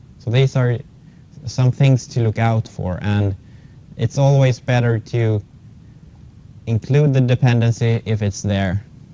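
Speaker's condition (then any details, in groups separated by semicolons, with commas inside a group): No condition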